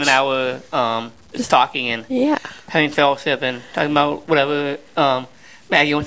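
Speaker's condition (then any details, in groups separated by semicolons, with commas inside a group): Down syndrome; 32 years old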